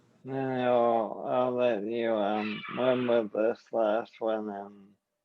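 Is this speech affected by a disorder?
Yes: ALS.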